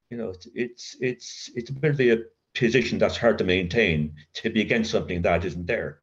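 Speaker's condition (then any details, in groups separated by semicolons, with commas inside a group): Covert stutter; severe childhood stutter with blocks, linked to adverse childhood experience, child guidance clinic, speechless while drinking; covert since early sobriety in AA, about 40 years, occasional blocks, talks easily at meetings; stutters mostly in mind, thinks ahead around feared words, voice long felt fake; repeated words, prolonged sounds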